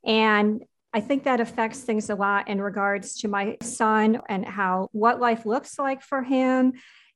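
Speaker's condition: Cleft palate; congenital cleft palate

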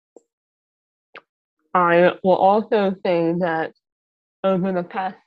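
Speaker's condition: Muscular dystrophy; mild speech impairment

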